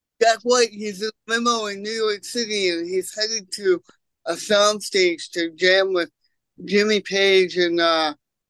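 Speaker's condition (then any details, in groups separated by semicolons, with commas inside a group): Cerebral palsy; congenital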